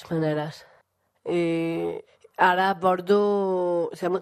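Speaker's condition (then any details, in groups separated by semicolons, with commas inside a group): Down syndrome; weekly speech therapy (logopèdia) session on wednesdays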